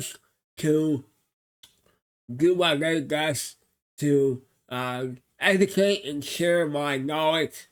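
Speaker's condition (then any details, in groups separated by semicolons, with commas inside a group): Cerebral palsy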